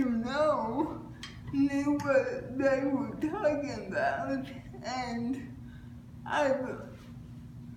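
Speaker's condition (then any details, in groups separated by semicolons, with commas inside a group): Cerebral palsy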